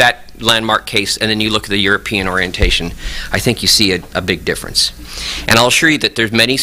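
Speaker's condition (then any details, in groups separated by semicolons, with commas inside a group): No condition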